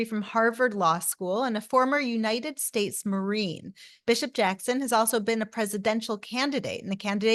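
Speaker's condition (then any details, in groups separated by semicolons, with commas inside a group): No condition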